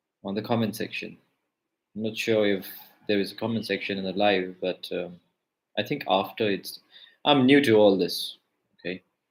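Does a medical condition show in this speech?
No.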